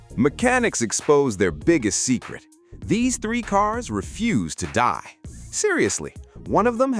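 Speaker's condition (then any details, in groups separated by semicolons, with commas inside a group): No condition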